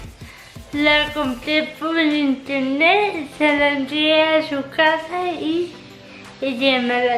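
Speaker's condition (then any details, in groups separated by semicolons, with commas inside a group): Cerebral palsy; physical disability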